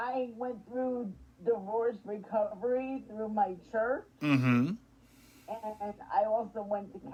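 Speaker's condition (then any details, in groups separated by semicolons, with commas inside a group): Spastic quadriplegic cerebral palsy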